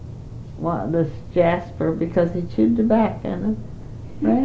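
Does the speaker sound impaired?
Yes: Parkinson's; not very able to do much.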